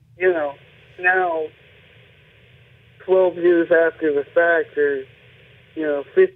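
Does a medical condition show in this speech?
Yes: cerebral palsy; present from birth, birth injury with cord around neck, left side affected, left hand basically paralyzed; speech impediment while growing up.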